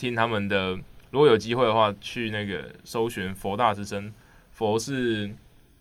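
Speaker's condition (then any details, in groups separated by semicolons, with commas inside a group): No condition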